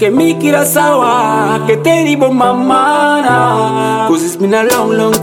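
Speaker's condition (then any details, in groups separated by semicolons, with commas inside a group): No condition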